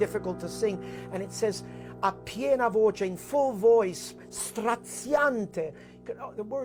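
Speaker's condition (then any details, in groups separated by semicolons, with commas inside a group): No condition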